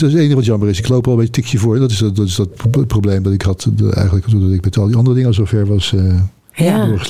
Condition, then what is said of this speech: Parkinson's disease. Ik heb ik weet niet of hij het toch gedaan heeft, maar ik heb een trillip.